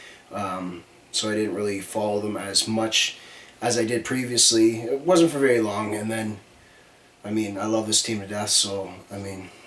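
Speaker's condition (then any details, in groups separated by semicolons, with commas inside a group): No condition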